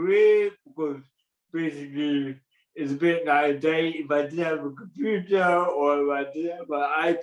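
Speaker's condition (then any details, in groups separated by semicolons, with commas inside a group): Cerebral palsy; present from birth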